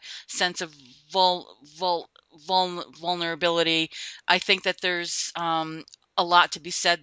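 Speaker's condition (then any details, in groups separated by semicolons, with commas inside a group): Stuttering; long fluent periods unnoticed by listeners, then sudden stuttering on every word, highly variable; repeated sounds, prolonged sounds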